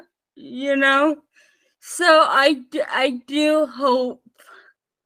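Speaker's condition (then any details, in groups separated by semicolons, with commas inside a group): Spastic cerebral palsy, mixed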